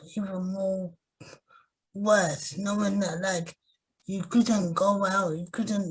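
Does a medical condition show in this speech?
Yes: cerebral palsy.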